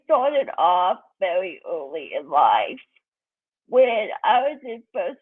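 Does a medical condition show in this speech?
Yes: cerebral palsy.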